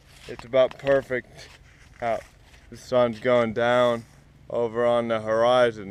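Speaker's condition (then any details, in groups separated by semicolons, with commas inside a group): Cerebral palsy; spastic, affects walking and legs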